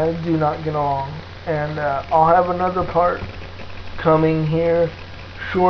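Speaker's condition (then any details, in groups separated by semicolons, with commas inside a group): Cerebral palsy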